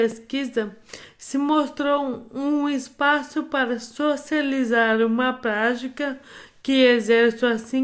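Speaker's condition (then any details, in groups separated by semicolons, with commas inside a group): Amyotrophic lateral sclerosis; difficulty speaking, difficulty containing emotions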